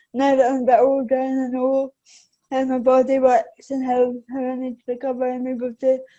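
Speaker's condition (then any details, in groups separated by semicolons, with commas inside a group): Cerebral palsy; affects balance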